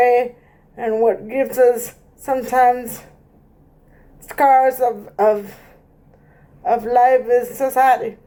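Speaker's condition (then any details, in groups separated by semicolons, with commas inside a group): Cerebral palsy; present from birth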